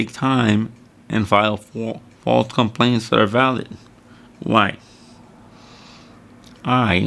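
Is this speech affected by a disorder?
Yes: cerebral palsy; wheelchair user.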